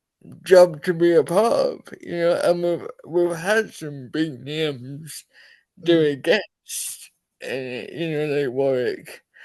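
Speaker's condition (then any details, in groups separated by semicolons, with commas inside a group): Cerebral palsy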